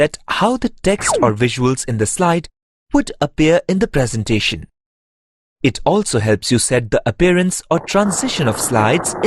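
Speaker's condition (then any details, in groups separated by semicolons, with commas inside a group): No condition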